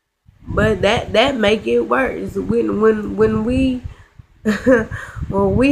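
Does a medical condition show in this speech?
Yes: cerebral palsy, spastic.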